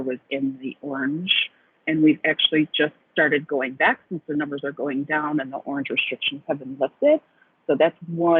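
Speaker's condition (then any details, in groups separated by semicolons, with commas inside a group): No condition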